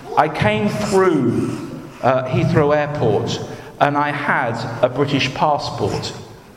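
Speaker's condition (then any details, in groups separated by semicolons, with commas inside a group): No condition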